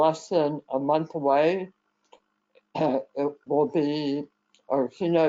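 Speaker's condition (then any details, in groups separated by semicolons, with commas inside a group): Head and neck cancer; survivor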